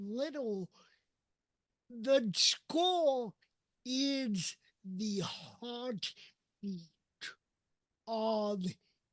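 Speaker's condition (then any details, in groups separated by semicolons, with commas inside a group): Cerebral palsy; very mild, most effects absent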